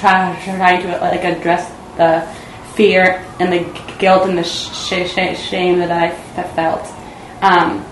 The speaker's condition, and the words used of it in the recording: Stuttering. I'm going to be trying to stutter more because I'm not going to try to avoid it.